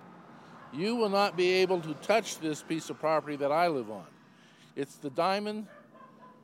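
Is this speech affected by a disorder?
No.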